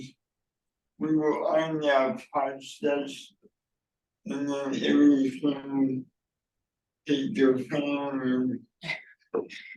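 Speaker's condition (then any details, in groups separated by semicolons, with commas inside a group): Cerebral palsy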